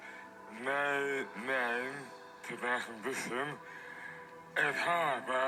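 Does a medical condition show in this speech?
Yes: dystonia; seriously deteriorating for 14 years; slurred speech, difficulty eating.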